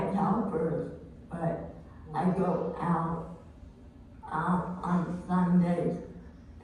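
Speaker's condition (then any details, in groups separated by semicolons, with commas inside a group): Familial dysautonomia; diagnosed in childhood, seizures as young child; no seizures now; repeated pneumonia before diagnosis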